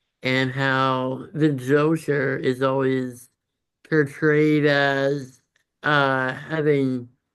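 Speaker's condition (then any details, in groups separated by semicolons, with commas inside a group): Congenital muscular dystrophy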